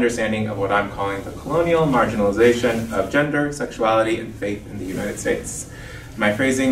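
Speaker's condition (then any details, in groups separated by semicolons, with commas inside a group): No condition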